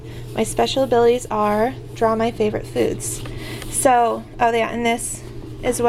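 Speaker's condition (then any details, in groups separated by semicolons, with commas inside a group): No condition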